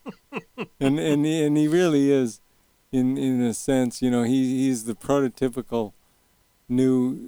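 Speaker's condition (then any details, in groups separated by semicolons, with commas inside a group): Early onset Parkinson's, young onset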